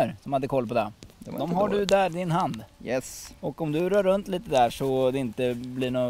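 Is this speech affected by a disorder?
No.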